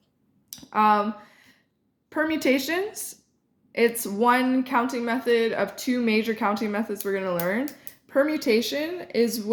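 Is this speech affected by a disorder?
No.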